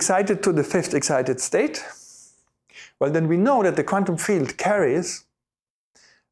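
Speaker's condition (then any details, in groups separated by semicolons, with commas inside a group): No condition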